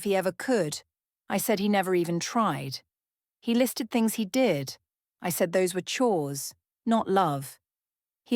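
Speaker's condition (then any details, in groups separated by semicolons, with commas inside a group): No condition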